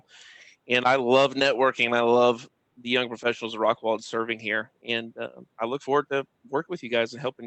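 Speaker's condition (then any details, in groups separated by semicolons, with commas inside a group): No condition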